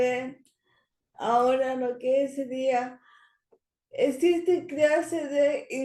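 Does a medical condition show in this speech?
Yes: cerebral palsy; speech not very good.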